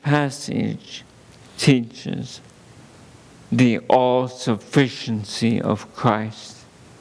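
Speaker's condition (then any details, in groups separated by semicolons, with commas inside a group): ALS; under neurologist care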